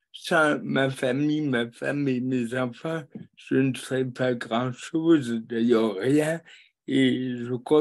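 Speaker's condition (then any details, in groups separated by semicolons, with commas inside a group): Cerebral palsy; from birth, cord strangulation, oxygen loss at birth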